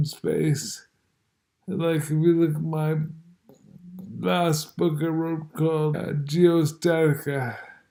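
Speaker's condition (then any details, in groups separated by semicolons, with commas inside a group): Multiple sclerosis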